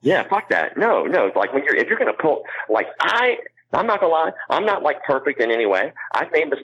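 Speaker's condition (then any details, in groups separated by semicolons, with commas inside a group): Cleft palate; congenital cleft palate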